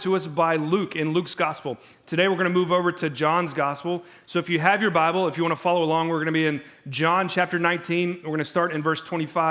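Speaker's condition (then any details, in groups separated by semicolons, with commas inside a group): No condition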